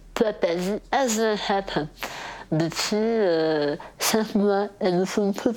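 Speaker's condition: Total glossectomy; voice deeper before diagnosis, incomprehensible after surgery, intensive speech therapy at CRIL, sister understood

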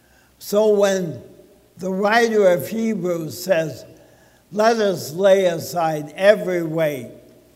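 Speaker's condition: ALS (Lou Gehrig's disease); als diagnosed this past spring, no cure, affects speaking, swallowing, walking; speech may sound drunk to newcomers, soft voice, limited breath

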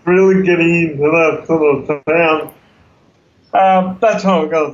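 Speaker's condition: Cerebral palsy; congenital, wheelchair user

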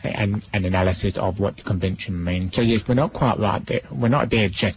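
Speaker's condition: Deafness; relies on lip reading host in studio

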